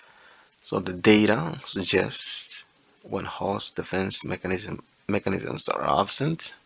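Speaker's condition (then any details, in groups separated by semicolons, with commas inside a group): No condition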